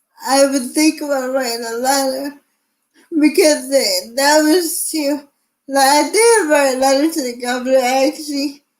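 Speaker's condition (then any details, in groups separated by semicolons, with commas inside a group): Cerebral palsy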